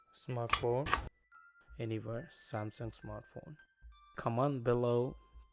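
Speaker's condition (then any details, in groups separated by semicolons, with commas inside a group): No condition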